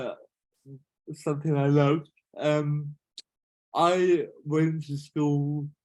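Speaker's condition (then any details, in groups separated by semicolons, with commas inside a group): Cerebral palsy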